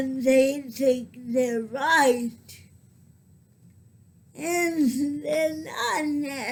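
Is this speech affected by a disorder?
Yes: cerebral palsy.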